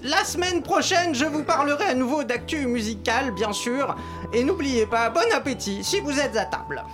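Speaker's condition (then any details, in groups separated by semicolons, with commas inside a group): No condition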